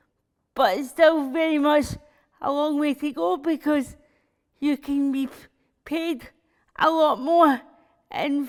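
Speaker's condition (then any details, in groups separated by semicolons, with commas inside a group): Cerebral palsy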